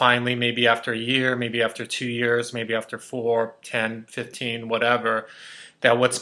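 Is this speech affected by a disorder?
No.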